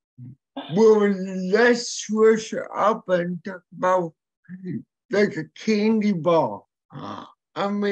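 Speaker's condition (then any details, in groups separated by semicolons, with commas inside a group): Cerebral palsy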